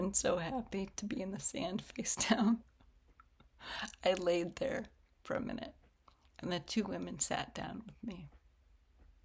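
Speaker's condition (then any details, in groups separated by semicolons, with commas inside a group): Spastic cerebral palsy; spastic form, hip problems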